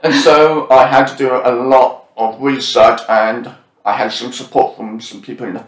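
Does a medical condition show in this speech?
Yes: profound deafness with cochlear implants, born profoundly deaf, cochlear implants; speaks fairly clearly after smooth speech therapy, speech not always this clear.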